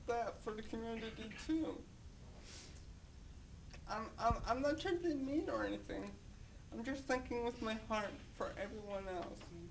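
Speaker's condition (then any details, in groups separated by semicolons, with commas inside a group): Cerebral palsy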